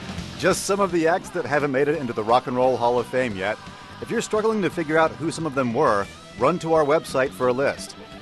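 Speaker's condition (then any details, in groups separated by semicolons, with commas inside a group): No condition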